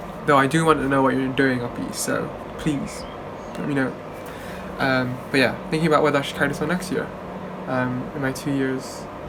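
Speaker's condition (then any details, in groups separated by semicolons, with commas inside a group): No condition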